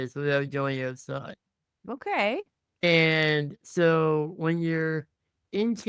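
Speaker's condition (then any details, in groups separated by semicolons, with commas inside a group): Muscular dystrophy; cannot exhale all CO2, breathes through tracheostomy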